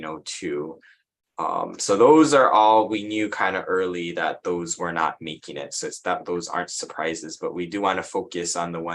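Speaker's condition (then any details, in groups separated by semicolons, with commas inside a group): No condition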